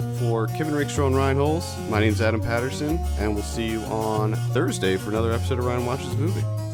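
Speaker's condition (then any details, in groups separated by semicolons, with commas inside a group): No condition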